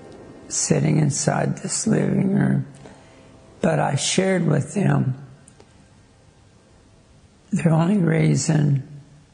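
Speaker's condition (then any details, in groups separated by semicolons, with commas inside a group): ALS; wheelchair user; diagnosed 5 years ago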